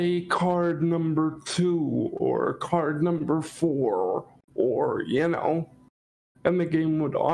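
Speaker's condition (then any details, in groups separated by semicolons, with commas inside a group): Cerebral palsy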